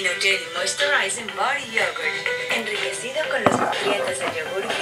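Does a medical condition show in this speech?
No.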